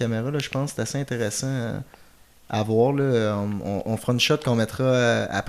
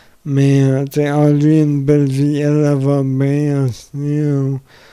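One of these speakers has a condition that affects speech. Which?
The second: amyotrophic lateral sclerosis.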